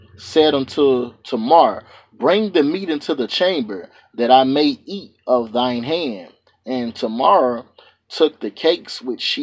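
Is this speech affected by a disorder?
No.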